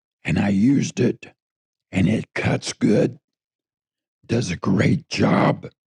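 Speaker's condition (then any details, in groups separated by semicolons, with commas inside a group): Throat cancer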